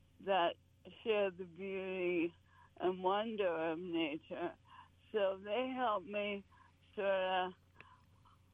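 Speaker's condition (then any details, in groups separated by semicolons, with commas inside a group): ALS; terminal, symptoms from early 2023, diagnosed after at least six months, walking distance steadily declining; vibrating neurons in head, no longer writing poems or revising; great difficulty speaking, speech garbled, still talking and swallowing food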